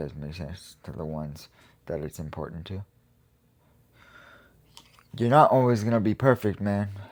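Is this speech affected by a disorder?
Yes: cerebral palsy; quadriplegic.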